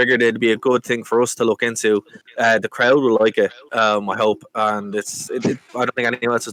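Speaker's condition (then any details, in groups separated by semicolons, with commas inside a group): No condition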